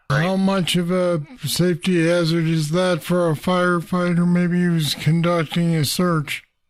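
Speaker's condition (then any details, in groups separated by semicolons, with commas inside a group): Parkinson's disease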